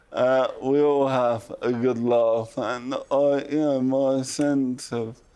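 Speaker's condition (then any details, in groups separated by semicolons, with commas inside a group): Motor neurone disease; sounds different now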